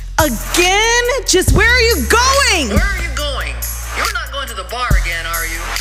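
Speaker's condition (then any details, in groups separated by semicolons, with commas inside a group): No condition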